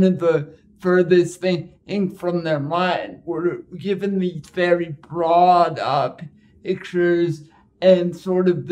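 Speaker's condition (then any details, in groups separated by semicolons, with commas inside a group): Cerebral palsy; powered wheelchair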